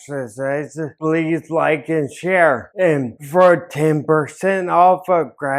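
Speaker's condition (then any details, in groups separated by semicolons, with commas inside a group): Ataxia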